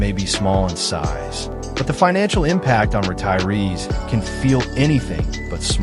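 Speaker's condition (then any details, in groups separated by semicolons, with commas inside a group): No condition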